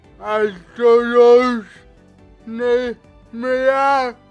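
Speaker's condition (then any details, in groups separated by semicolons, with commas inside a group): Cerebral palsy; short replies, host repeats and checks words, 'parálisis cerebral' came out unclear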